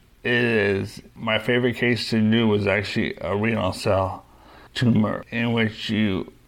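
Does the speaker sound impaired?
Yes: Parkinson's disease; young-onset, LRRK2 hereditary, diagnosed at 38, right hand weakness, freezing, medication 5 years, deep brain stimulator; medication plus deep brain stimulation, adjustable if dyskinesias, daily exercise, Peloton bike.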